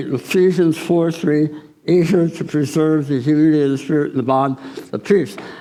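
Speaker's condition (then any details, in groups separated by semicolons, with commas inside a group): Tongue cancer surgery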